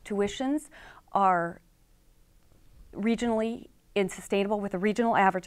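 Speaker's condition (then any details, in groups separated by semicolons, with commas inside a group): No condition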